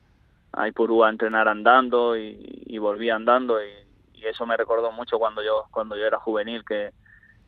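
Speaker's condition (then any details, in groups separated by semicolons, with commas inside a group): No condition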